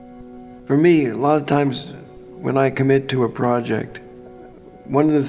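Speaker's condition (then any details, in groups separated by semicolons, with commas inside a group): Parkinson's disease; right-hand tremor, trouble buttoning, arm and stage freezing, lost movement fluidity, onset about 10 years ago; medication with about 90-minute window, sharp and clear at medication peak; less speech trouble than co-actor, mainly movement problems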